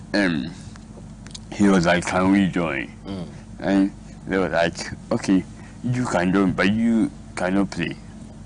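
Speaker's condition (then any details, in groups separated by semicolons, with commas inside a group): Cerebral palsy; speech therapy, speech improved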